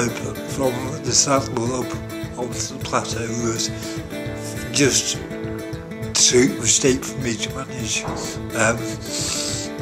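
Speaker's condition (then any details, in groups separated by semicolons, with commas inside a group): Cerebral palsy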